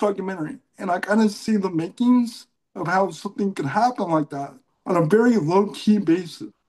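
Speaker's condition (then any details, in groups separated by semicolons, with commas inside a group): Cerebral palsy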